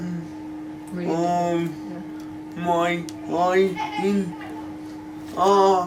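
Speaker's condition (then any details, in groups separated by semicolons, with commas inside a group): Cerebral palsy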